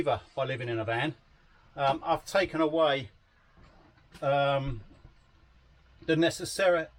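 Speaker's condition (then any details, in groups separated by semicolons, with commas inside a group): No condition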